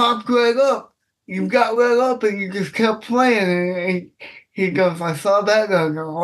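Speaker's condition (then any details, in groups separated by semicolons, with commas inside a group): Cerebral palsy; self-conscious about speech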